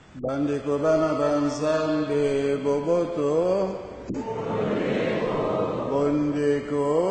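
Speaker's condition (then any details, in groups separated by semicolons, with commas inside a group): No condition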